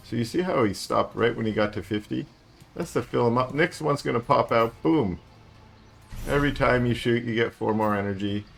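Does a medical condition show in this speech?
No.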